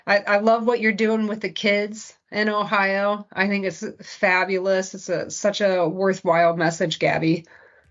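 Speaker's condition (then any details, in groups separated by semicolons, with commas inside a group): No condition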